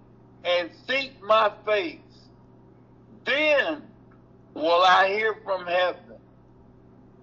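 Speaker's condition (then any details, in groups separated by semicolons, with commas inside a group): Cerebral palsy; mobility affected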